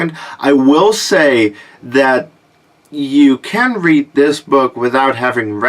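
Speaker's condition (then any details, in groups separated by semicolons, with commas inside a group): No condition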